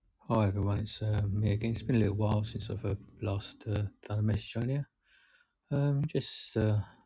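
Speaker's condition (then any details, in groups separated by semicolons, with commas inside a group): Parkinson's disease; diagnosed 5 years ago; no wheelchair or walking stick currently, daily struggles with various tasks, often invisible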